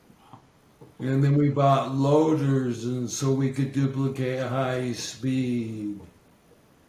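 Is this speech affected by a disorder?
Yes: ALS; losing voice.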